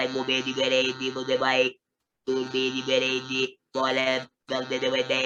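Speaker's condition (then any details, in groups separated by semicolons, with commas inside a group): Total laryngectomy, electrolarynx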